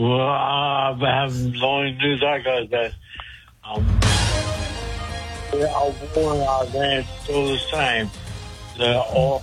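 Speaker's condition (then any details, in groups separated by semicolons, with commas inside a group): Speech impediment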